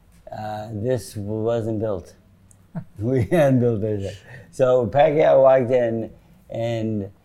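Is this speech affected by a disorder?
Yes: Parkinson's disease; sometimes.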